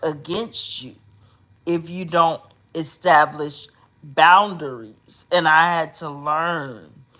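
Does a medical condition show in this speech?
Yes: cerebral palsy.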